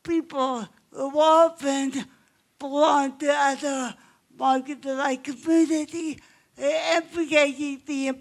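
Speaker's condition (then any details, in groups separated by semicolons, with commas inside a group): Cerebral palsy; obvious speech impairment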